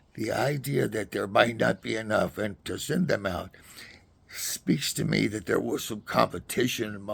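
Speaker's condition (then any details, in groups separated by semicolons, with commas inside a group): Parkinson's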